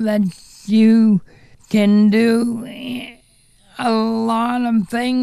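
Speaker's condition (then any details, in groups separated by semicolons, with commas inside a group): Cerebral palsy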